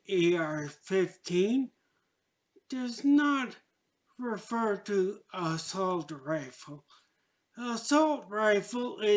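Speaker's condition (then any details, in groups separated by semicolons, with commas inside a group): Traumatic brain injury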